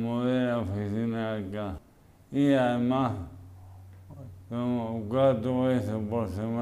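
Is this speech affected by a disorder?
Yes: amyotrophic lateral sclerosis; speech onset.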